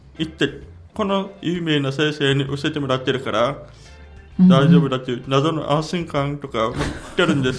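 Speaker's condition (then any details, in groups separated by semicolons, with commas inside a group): Hearing impairment; communicates by spoken language, not sign language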